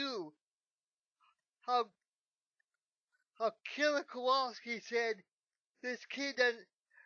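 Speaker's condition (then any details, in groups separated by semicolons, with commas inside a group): Cerebral palsy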